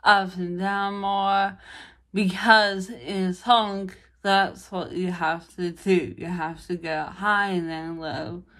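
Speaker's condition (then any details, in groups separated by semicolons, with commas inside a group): Dysarthria; autoimmune reaction to virus; recovering with speech therapy, singing practice; cannot sing quickly or as long, singing aids breath and enunciation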